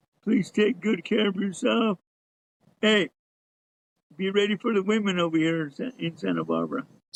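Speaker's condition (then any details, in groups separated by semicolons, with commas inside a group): Cerebral palsy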